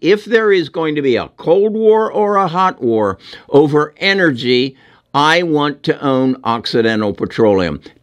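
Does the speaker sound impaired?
No.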